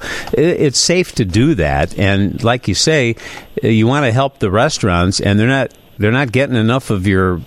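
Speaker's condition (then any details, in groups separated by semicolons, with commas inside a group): No condition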